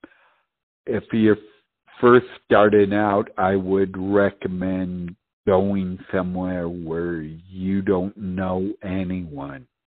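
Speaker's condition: Speech impediment; uncoordinated movement

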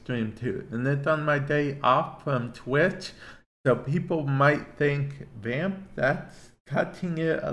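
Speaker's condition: Cerebral palsy; affects speech to an extent

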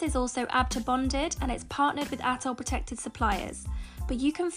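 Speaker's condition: No condition

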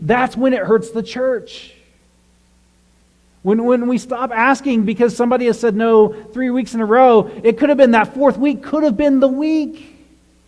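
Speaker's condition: No condition

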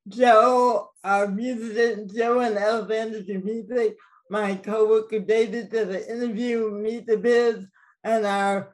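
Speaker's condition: Cerebral palsy, mild; speech mildly affected

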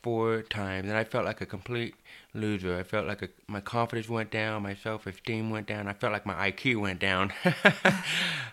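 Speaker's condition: Deafness, hard of hearing

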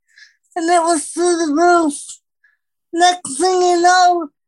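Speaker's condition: Cerebral palsy; oxygen loss during emergency birth, Albany Medical Center, 2 pounds, diagnosed age 2, wheelchair from 4; some speech difficulty from oxygen loss

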